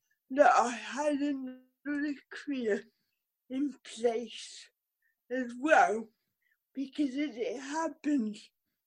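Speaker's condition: Cerebral palsy; occupational therapy

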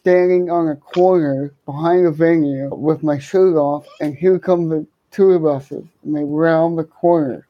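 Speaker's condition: Cerebral palsy, hemiplegia

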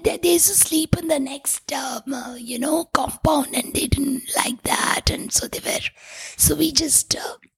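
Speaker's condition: Tracheostomy, vocal cords permanently constricted from smoke inhalation; tube changed every 4 months permanently

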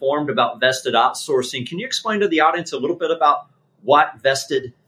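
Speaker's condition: No condition

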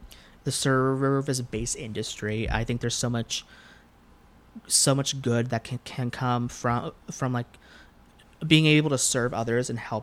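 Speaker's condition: Stuttering; developmental stutter since about age 5, persisted into adulthood, varied speech therapies and groups; still stutters as adult, speaks often for work; worse with anxiety and nerves, harder when speaking unplanned; repeated sounds

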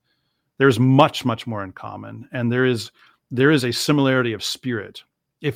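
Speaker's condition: No condition

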